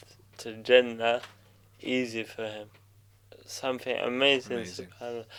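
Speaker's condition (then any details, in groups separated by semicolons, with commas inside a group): Cerebral palsy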